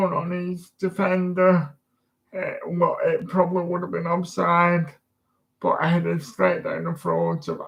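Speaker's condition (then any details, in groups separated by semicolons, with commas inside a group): Disability affecting speech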